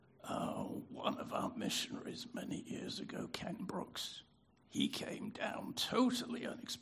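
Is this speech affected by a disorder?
Yes: spasmodic dysphonia; spastic dysphonia, spasmodic dystonia subtype, ENT exam with nasal camera, cause unknown, no known cure; about 40 years since onset, voice therapist recommended by audiologist Joanne Tyson, teaching style changed; catch in voice, lost resonance, speaking hard, easier with use but tires, lost three-octave singing range.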